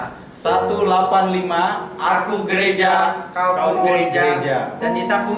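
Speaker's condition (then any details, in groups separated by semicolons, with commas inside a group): No condition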